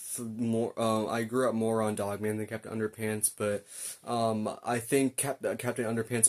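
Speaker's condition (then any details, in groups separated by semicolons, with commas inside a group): No condition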